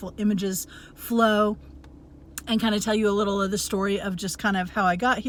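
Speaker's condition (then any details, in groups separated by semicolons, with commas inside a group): No condition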